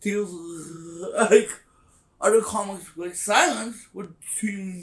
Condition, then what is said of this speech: Stuttering. But with you, when you're stuttering, it's expected because people are trying to like take in what you're saying.